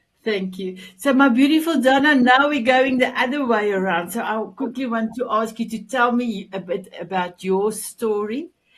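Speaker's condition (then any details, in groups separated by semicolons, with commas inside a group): No condition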